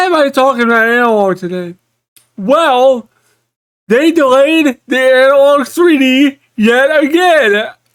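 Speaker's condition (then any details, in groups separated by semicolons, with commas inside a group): Cerebral palsy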